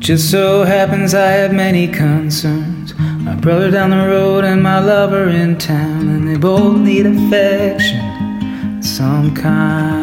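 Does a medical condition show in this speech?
No.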